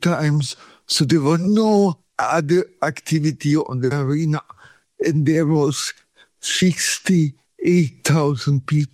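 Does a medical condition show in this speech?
Yes: cerebral palsy; from birth, no breathing first 40 minutes, feet opposite of Charlie Chaplin, shaking body, cramps, pain; cramp and pain free in Thailand, pain returns in Sweden.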